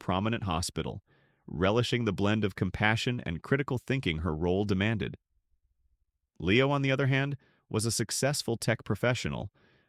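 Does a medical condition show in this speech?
No.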